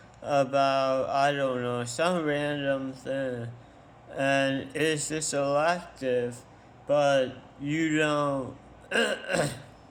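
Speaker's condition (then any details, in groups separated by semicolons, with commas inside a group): Tongue cancer surgery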